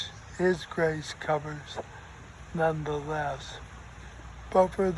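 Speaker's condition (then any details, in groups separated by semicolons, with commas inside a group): ALS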